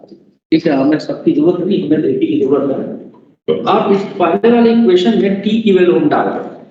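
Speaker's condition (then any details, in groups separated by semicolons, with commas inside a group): No condition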